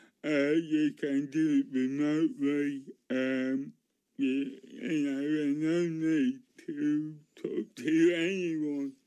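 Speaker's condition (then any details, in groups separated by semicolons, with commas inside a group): Cerebral palsy; speech noticeably affected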